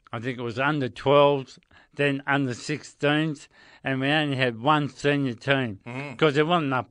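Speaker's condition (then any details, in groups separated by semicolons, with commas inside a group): Motor neurone disease; progressive, terminal, onset in hands, spread up arms and across back; about 2 years since first symptoms, diagnosed after months of tests, no treatment or cure; voice affected, speech noticeably changed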